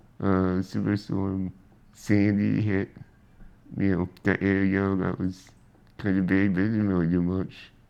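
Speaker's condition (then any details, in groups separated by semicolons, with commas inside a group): Spinal muscular atrophy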